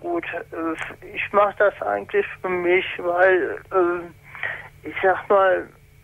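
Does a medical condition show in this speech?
Yes: congenital spastic paralysis; spastic paralysis since birth, mainly in hands, writing or holding full glass looks drunk.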